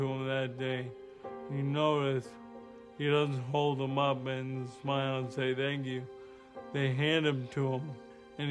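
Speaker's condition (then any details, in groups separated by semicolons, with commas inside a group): ALS; feeding tube, speaks through an aid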